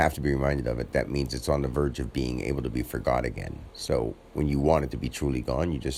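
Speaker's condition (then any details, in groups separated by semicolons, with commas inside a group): No condition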